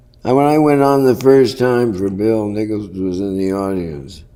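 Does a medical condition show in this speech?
Yes: Parkinson's; worsening, often debilitating.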